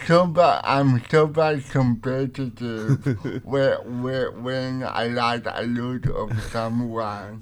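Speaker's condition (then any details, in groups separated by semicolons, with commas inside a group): Cerebral palsy; partly typed audio on light writer device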